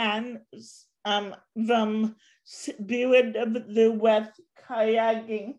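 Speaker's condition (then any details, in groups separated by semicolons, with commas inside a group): Cerebral palsy; since birth, walks with walker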